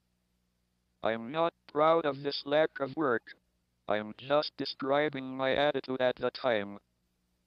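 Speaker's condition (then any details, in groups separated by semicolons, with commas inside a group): ALS, speech-generating device; given 2.5 years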